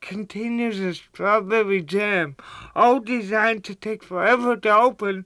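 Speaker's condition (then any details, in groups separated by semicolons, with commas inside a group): Cerebral palsy; cerebral palsy since childhood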